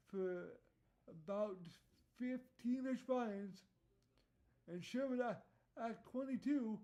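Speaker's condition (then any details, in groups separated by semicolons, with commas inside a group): Cerebral palsy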